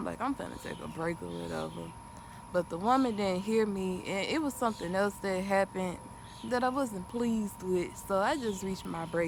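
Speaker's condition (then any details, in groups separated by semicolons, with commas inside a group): No condition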